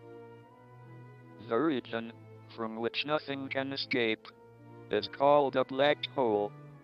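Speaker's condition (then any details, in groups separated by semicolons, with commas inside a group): ALS, speech-generating device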